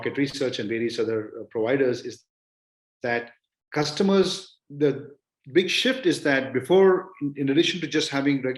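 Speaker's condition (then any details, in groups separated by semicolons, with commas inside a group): No condition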